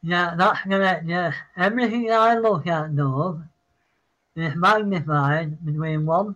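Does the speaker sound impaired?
Yes: Parkinson's; apologizes mid-sentence.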